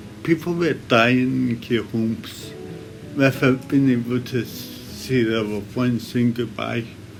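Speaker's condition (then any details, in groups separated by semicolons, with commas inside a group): Cerebral palsy; complex operation for condition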